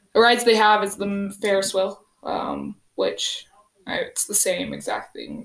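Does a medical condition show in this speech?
No.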